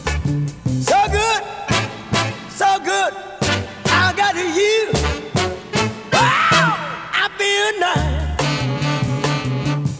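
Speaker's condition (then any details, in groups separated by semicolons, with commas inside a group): No condition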